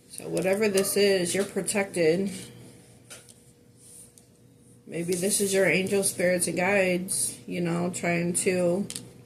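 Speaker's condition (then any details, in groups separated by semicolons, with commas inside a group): No condition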